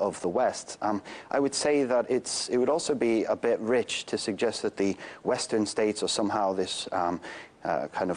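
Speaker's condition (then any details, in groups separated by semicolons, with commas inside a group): No condition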